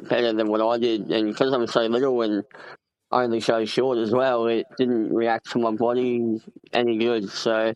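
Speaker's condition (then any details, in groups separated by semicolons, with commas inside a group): Cleft palate; congenital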